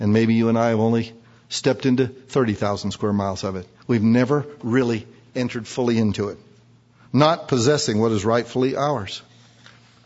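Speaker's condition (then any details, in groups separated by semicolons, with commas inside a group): No condition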